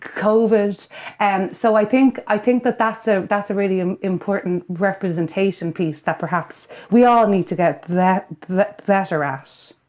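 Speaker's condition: Stammer; stammering since earliest memory, past speech and language therapy described as life changing; word, phrase and part-word repetitions, frequent um fillers, stammers on own name when introducing self; repeated sounds

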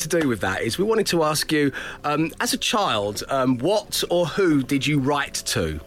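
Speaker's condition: No condition

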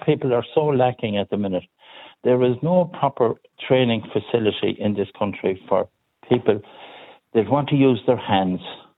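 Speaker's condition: No condition

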